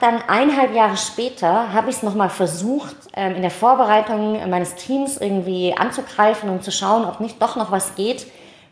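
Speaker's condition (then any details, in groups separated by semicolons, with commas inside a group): Cleft palate, mild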